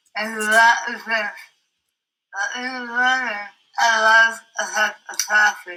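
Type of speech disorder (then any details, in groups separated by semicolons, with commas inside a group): Speech after total glossectomy; tongue removal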